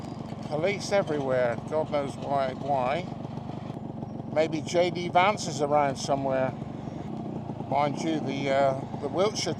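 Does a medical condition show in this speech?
No.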